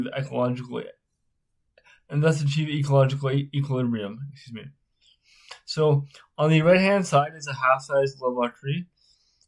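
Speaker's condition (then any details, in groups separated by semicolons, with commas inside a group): Spastic cerebral palsy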